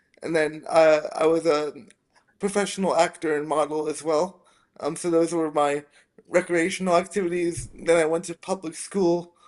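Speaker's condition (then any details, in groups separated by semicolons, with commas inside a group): Spastic quadriplegic cerebral palsy; speech affected by brain injury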